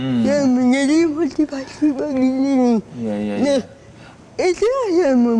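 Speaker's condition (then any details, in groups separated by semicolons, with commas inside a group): Cerebral palsy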